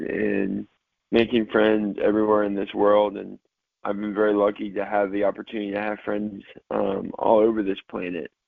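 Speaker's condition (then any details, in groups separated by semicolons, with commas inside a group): Cerebral palsy, mild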